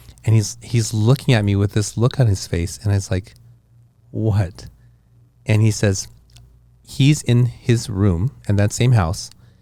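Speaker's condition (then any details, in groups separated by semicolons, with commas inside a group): No condition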